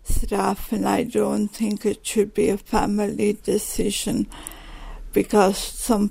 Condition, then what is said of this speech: Multiple sclerosis. And I now have no saliva in my mouth.